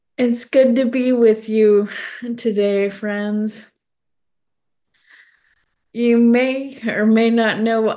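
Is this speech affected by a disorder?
Yes: ALS; specialist-confirmed diagnosis.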